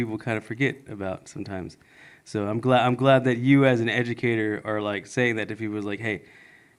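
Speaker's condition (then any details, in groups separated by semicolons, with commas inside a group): No condition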